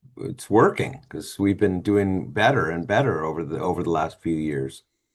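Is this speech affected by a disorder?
No.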